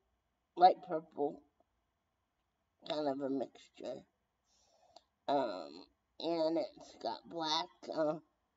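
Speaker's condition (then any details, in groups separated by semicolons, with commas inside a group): Brain injury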